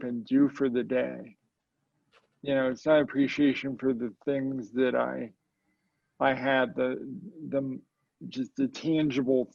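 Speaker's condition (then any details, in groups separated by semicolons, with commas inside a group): Cerebral palsy, mild; mild form affects speech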